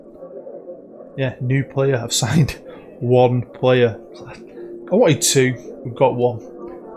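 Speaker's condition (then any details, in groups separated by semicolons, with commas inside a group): No condition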